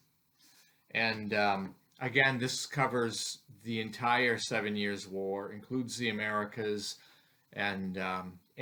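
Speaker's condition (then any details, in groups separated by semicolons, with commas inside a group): No condition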